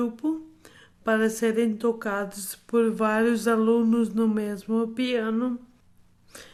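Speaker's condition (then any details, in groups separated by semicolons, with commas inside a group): Amyotrophic lateral sclerosis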